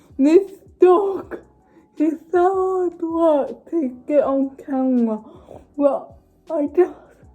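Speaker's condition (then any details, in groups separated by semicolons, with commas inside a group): Cerebral palsy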